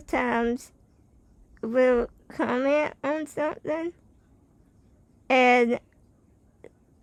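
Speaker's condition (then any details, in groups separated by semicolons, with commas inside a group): Spinal muscular atrophy type 2; able to speak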